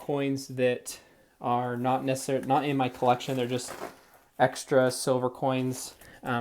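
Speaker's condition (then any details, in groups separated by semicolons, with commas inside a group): No condition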